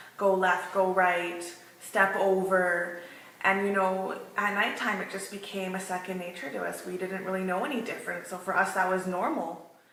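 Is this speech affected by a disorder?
No.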